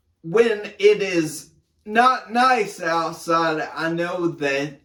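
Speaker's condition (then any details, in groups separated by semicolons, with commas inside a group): Brain injury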